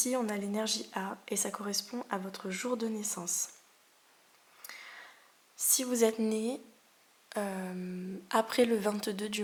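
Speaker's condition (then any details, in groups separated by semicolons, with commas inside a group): No condition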